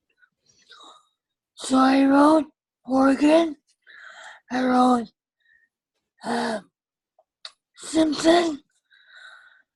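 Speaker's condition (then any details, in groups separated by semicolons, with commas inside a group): Cerebral palsy with ataxia; ataxia, tracheostomy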